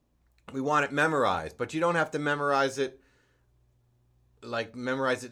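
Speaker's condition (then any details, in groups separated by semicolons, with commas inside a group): No condition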